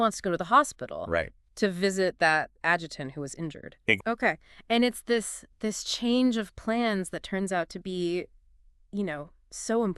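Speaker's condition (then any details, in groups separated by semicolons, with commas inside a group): No condition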